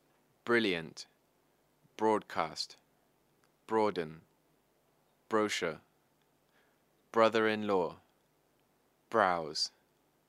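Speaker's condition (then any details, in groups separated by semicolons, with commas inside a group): No condition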